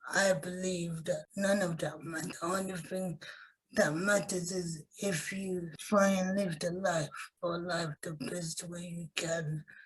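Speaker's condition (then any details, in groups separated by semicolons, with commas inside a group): Cerebral palsy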